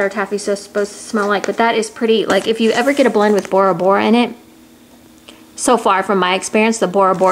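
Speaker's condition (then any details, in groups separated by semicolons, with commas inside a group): No condition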